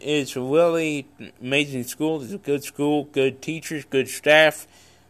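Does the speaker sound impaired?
Yes: cerebral palsy; congenital, no known medical cause.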